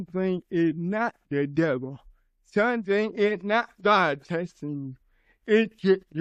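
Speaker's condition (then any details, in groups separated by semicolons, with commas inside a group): Cerebral palsy; from birth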